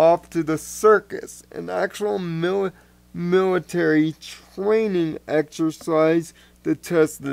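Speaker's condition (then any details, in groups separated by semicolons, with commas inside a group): Cerebral palsy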